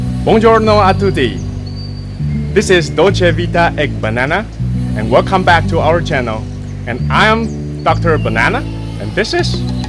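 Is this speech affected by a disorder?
No.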